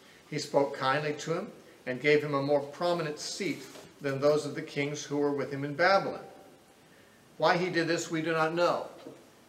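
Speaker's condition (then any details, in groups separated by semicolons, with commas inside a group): No condition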